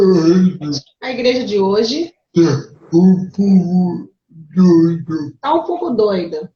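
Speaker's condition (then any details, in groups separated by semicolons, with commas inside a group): Cerebral palsy; wheelchair user, little right foot movement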